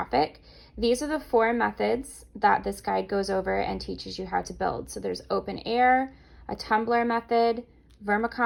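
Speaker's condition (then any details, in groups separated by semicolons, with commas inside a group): No condition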